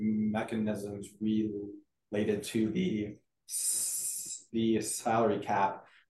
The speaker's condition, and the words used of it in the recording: Stuttering. It can be more difficult to stutter in certain situations than others.